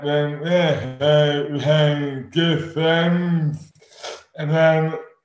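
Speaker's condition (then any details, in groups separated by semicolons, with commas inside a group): Dystonia; sudden overnight adult onset, affects speech and arms, suspected congenital jaw defect plus rugby hits, damaged TMJ; incredibly slurred, dramatically impaired, worse at onset with eating difficulty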